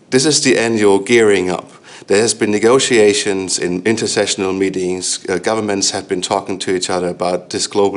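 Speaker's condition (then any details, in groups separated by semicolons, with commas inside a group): No condition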